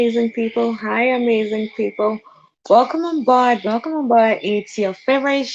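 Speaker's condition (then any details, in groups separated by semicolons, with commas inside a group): No condition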